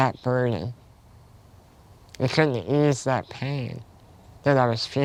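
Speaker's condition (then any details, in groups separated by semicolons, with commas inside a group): Spinal muscular atrophy type two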